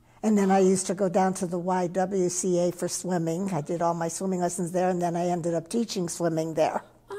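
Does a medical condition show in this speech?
No.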